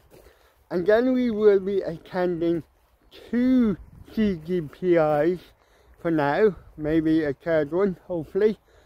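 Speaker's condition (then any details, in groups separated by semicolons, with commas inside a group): Cerebral palsy; mild, ataxic type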